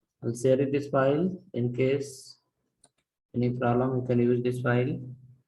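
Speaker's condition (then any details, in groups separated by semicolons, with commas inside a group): No condition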